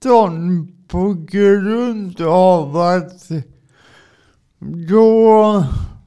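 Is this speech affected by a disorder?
Yes: cerebral palsy; from birth.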